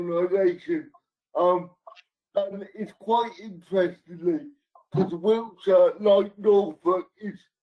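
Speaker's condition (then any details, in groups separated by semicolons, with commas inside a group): Cerebral palsy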